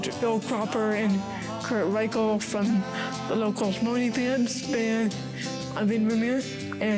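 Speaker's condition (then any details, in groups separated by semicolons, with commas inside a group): Cerebral palsy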